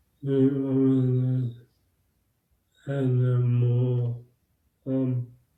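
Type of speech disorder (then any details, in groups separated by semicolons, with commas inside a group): Bulbar dysarthria; bulbar motor neurone disease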